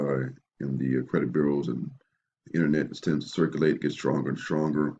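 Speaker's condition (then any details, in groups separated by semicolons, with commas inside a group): No condition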